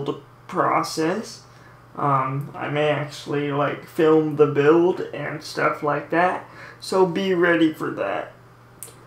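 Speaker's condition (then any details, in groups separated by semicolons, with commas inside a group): Cerebral palsy, mild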